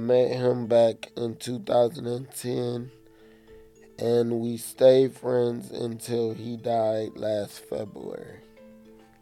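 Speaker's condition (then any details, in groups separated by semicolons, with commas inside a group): Cerebral palsy; affects movement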